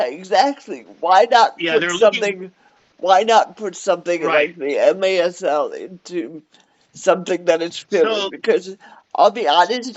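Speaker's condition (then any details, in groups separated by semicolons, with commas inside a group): Cerebral palsy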